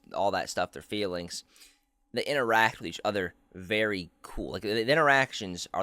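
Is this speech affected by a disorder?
No.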